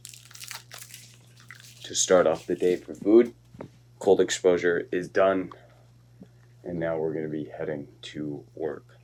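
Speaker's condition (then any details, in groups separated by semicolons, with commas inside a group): No condition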